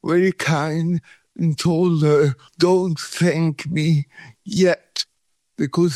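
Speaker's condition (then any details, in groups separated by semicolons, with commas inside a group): Cerebral palsy; pain returns in Sweden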